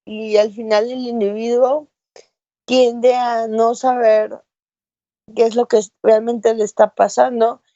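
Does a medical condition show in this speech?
Yes: cerebral palsy.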